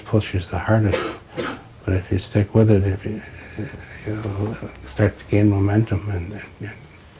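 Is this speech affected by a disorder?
Yes: Parkinson's disease.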